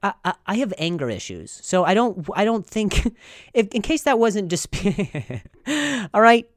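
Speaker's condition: Stuttering; vocal contusion and major concussion, seen by neurologist, chiropractor, physical therapist; past inability to say things in the moment, considers own voice unusual; repeated sounds, prolonged sounds, blocks

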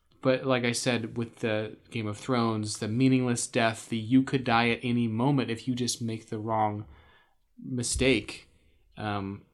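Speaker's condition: No condition

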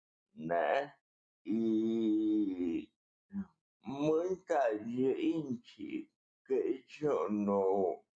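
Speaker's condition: Cerebral palsy; present from birth

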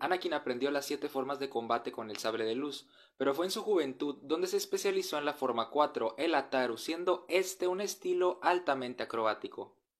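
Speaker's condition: No condition

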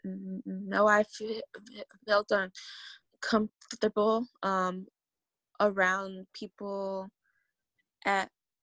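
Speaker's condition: Stuttering; long-standing stutter, years of speech therapy, severe stuttering and painful speeches in high school, not cured; two new techniques since The Steve Harvey Show, where Steve Harvey helped her speak fluently; less stuttering when unobserved, with close friends, or arguing, more when upset; prolonged sounds

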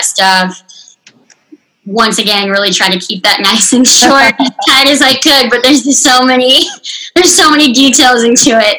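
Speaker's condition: Unilateral cleft lip and palate; severe

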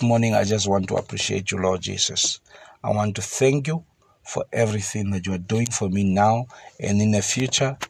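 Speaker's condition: No condition

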